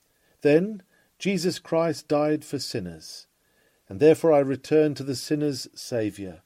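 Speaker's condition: No condition

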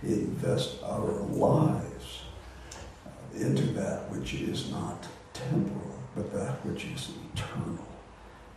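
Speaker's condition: Voice disorder; not contagious

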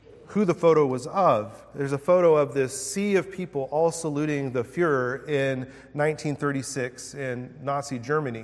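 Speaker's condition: No condition

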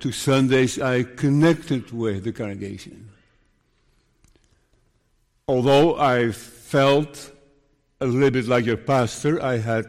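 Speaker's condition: Parkinson's disease; diagnosed 5 years ago, very slow progression per neurologist; sometimes stutters and blurs words, still preaching

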